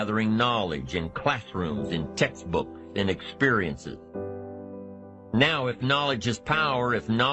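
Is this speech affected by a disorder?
No.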